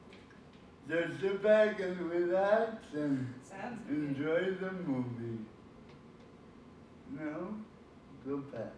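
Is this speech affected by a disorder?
Yes: cerebral palsy.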